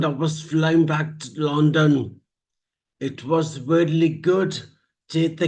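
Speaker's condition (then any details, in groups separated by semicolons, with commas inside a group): Traumatic brain injury; speech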